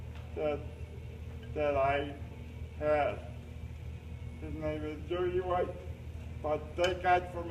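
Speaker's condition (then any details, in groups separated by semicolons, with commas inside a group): Cerebral palsy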